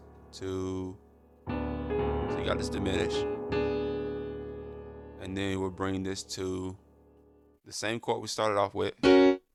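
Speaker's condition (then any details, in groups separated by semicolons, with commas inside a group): No condition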